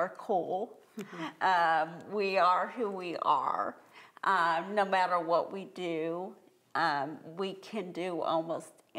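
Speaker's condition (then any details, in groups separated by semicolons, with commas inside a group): Cerebral palsy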